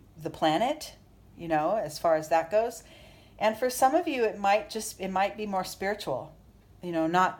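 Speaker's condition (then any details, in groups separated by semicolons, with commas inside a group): No condition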